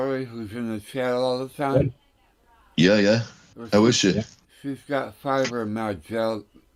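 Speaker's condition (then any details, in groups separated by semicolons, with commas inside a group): Tongue cancer; tongue burns when food touches it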